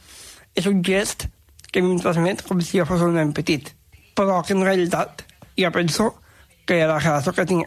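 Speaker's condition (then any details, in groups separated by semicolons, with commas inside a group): Down syndrome; very talkative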